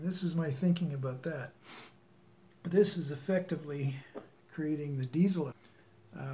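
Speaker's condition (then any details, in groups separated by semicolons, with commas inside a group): No condition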